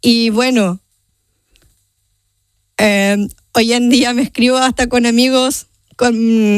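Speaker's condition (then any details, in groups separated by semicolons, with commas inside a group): Down syndrome; genetic condition, from birth, 30 years old, mother prioritized leisure over therapy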